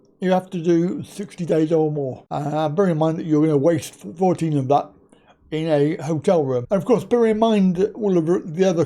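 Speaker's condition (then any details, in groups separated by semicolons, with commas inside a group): Cerebral palsy; back surgery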